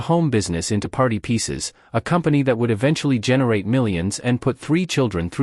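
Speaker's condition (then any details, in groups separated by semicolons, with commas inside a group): No condition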